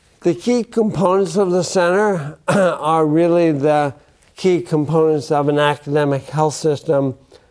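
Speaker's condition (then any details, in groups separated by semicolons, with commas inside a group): Bulbar onset ALS; affects speech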